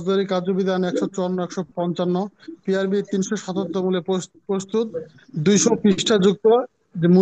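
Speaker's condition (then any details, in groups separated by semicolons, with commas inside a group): No condition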